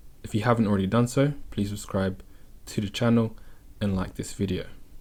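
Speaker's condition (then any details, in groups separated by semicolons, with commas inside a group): No condition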